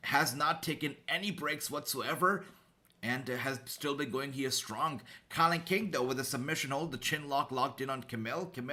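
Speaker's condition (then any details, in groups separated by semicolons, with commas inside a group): No condition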